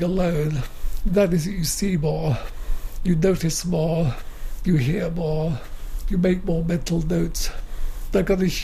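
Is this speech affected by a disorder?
Yes: motor neuron disease; still able to speak, lack of breath, swallowing easily goes the wrong way, phlegm in throat.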